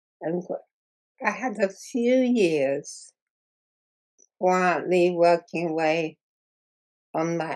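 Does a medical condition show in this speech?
Yes: muscular dystrophy.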